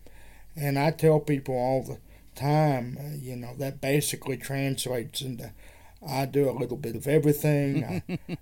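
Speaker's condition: Cerebral palsy; wheelchair user

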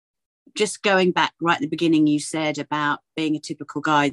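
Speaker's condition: No condition

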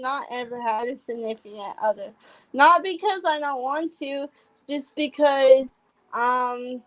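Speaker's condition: Cerebral palsy; congenital, high muscle tone in lower body, cannot walk, drives electric wheelchair

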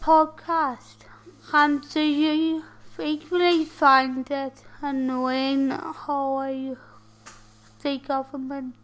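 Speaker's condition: Tracheostomy and ventilator dependent

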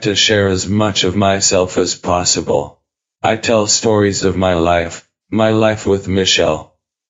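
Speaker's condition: ALS, speech-generating device; tracheostomy and ventilator

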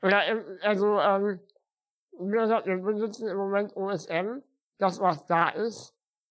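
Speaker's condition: Spinal muscular atrophy; physical disability

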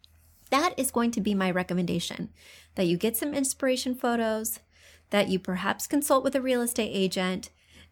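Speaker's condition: No condition

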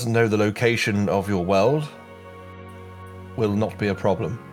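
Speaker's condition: No condition

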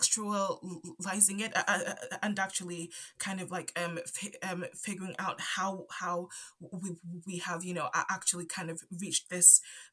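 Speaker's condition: Stutter; onset around age 5 after move from Zambia to UK, none before per parents, cause unknown; adult, ongoing stutter; stutters here and there, stutter affects talking, often stays quiet to avoid stuttering; repeated sounds, repeated words, prolonged sounds

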